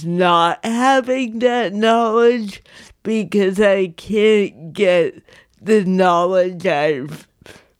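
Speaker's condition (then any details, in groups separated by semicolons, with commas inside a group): Cerebral palsy; lack of muscle control and spasticity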